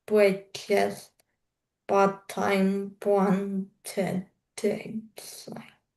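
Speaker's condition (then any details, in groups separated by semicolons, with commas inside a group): Cerebral palsy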